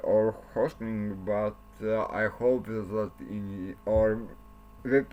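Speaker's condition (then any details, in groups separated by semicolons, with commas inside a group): Cerebral palsy; since birth; speech not very clear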